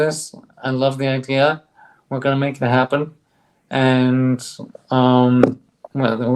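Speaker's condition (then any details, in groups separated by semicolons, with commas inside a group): ALS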